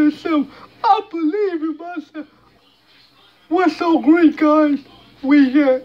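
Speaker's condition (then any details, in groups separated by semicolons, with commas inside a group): Cerebral palsy; speech hard to understand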